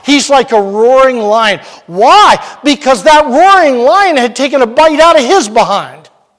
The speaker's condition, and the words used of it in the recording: None; typical speech.